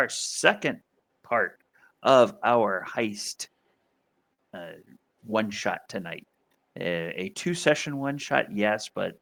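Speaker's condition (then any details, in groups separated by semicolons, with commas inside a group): No condition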